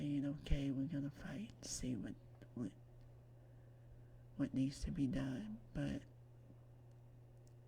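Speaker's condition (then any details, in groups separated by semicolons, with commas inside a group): Myasthenia gravis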